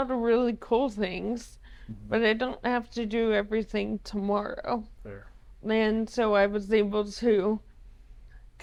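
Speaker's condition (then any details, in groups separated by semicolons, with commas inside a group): ALS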